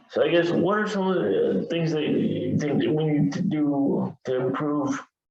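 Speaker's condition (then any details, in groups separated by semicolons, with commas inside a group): Cerebral palsy, severe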